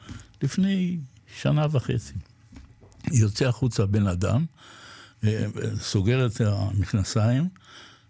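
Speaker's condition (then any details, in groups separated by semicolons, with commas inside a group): Parkinson's disease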